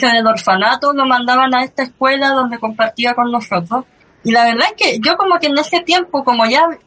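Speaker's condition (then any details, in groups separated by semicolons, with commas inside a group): Cleft lip and palate; since early childhood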